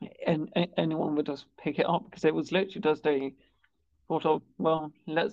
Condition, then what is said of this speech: Stuttering. And one of the things that I had found I found really hard, and I still do now, is picking up the phone and I just talk to my team.